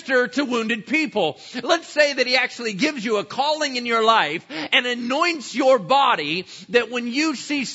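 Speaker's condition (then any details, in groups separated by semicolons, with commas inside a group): No condition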